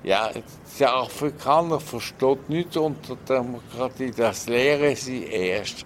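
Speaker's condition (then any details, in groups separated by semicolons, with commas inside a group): Stroke; stroke after a broken leg, aged 83; sometimes speaks a bit slowly, lost some learned local West African languages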